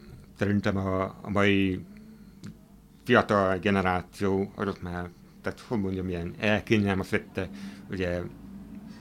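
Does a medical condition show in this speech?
Yes: hearing impairment; hard of hearing, uses hearing aid.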